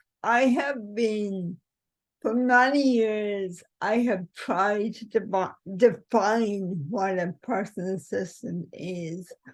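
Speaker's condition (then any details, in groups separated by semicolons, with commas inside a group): Cerebral palsy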